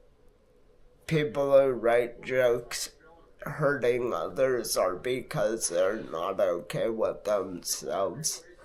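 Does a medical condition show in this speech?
Yes: multiple sclerosis.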